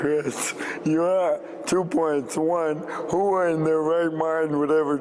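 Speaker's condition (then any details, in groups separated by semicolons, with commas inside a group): ALS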